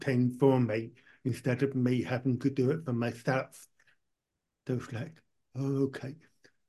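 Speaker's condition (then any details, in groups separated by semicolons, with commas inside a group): Profound deafness, born profoundly deaf, cochlear implant; cochlear implant about 20 years, hears nothing with implant off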